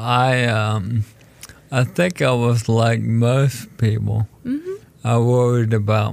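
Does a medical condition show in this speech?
Yes: ALS; diagnosed almost 4 years ago.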